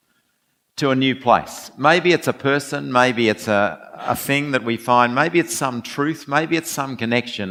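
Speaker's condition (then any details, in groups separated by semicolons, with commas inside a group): No condition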